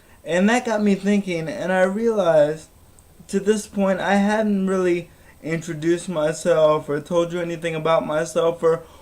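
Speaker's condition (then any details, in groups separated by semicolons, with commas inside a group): Cerebral palsy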